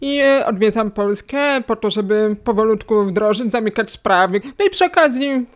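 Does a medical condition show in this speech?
Yes: hearing loss, cochlear implant, acquired; cochlear implant at age 16.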